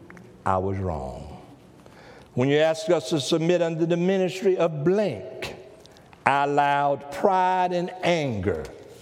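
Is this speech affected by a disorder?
No.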